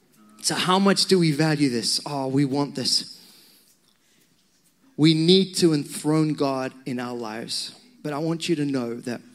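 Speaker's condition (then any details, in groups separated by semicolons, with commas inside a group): No condition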